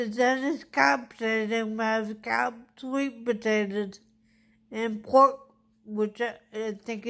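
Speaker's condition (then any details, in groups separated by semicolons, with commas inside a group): Traumatic brain injury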